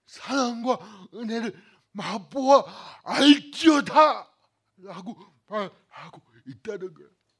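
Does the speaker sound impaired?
Yes: cerebral palsy; lifelong pain, body and bones twisted, bent body.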